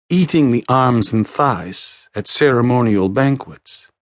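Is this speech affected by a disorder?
No.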